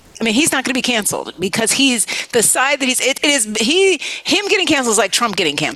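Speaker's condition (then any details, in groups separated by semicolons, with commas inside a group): No condition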